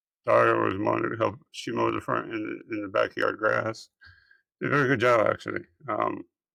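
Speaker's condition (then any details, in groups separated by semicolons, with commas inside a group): Multiple system atrophy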